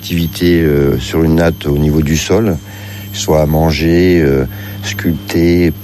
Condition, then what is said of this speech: No condition.